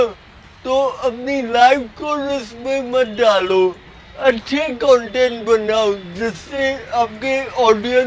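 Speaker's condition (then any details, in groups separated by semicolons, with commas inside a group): Cerebral palsy; from birth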